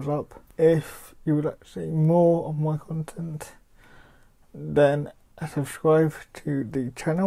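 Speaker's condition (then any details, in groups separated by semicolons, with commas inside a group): Cerebral palsy; mild, affects muscles and speech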